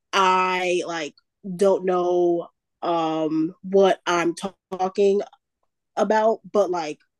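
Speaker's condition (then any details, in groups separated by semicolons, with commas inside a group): Stuttering; stutter since at least high school, caused shyness, quietness and shame then; still stutters, work role forced out of shell; stuttering not under own control; prolonged sounds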